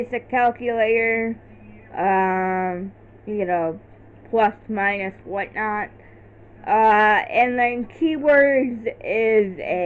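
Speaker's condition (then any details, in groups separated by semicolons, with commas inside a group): Cerebral palsy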